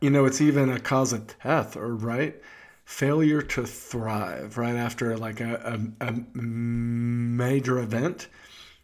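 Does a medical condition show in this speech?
Yes: stuttering; stutter since childhood, very severe in childhood; still identifies as a stutterer, speaking publicly to an audience; now able to communicate publicly; here blocks.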